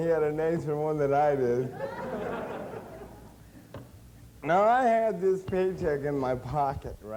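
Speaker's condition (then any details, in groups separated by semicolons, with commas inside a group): Cerebral palsy; since birth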